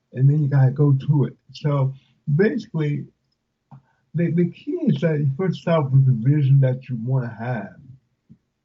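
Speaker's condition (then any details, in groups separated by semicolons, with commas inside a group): Cerebral palsy; affects speech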